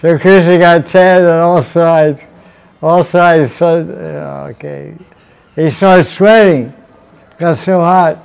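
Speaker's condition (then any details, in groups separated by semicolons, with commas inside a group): Deafness; finds sound way too loud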